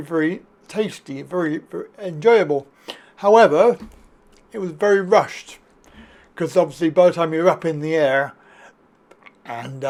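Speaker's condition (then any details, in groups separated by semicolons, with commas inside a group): Cerebral palsy; back surgery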